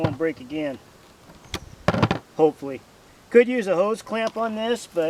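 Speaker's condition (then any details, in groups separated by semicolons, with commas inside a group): No condition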